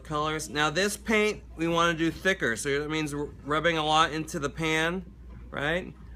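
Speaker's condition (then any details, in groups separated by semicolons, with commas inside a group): No condition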